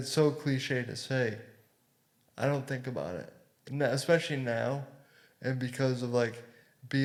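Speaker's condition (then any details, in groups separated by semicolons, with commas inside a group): Cerebral palsy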